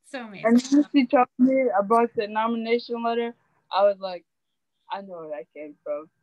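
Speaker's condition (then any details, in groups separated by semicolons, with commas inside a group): Cerebral palsy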